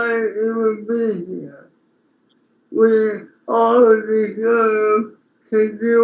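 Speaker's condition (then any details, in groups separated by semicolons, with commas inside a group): Speech impairment after birth surgery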